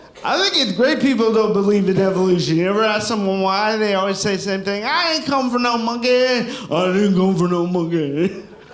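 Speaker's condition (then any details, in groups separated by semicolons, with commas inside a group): Cerebral palsy; from birth; sounds drunk, constant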